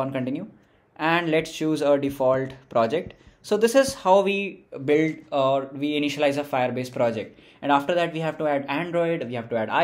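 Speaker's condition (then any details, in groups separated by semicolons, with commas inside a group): No condition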